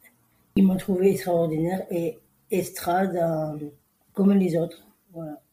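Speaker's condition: Down syndrome; congenital

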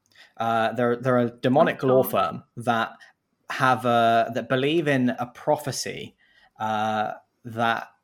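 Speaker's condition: No condition

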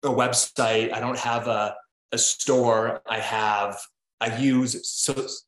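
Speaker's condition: Stutter; stutter since childhood, speech therapy as child, attended stuttering meetings in California twice in a year; stutter persisting in adulthood, audible in conversation; frequent fillers um and uh, word and phrase repetitions, coping mechanisms to hide stutter; repeated sounds, repeated words

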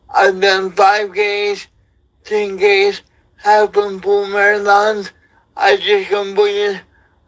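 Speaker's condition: Cerebral palsy; wheelchair user

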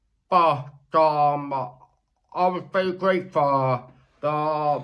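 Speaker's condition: Deafness, born deaf; mother-supported

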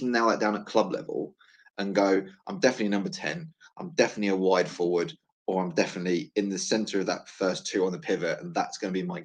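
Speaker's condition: No condition

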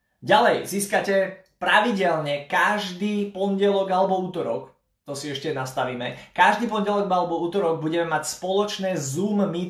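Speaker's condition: No condition

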